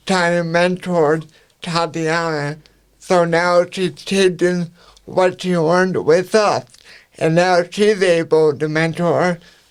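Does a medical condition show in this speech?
Yes: cerebral palsy; all four limbs affected; speech affected to an extent.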